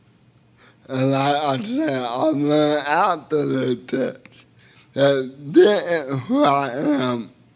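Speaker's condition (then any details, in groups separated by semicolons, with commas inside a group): Cerebral palsy; a little difficult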